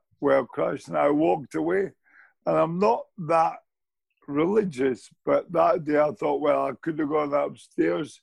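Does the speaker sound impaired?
Yes: motor neurone disease; still speaks, host calls speech eloquent.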